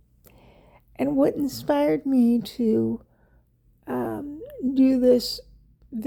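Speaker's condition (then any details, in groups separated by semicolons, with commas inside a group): Cerebral palsy; wheelchair user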